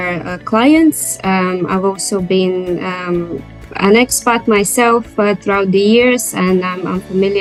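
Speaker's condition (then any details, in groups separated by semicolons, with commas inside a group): No condition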